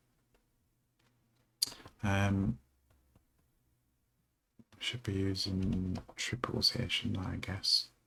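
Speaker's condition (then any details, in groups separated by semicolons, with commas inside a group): No condition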